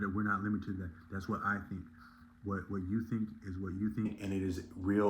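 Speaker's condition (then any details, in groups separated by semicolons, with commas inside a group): No condition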